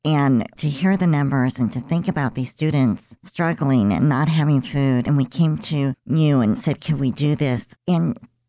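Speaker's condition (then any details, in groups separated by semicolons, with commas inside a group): Cleft lip and palate; present since birth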